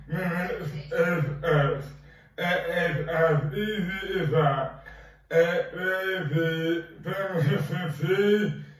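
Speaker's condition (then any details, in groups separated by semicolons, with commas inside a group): Dystonia; severely slurred speech, never fully recovered, nearly lost speech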